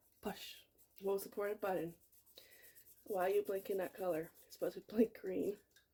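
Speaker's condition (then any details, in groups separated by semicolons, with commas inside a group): No condition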